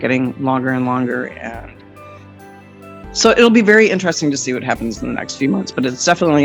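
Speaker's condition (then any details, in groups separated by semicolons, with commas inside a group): No condition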